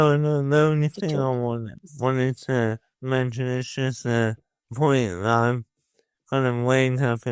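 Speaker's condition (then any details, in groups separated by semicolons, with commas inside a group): Motor neuron disease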